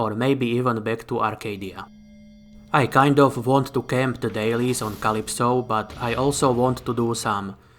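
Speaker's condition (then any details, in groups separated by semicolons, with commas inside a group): No condition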